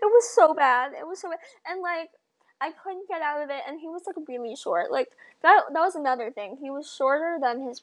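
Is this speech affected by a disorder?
Yes: bilateral cleft lip and palate; from birth.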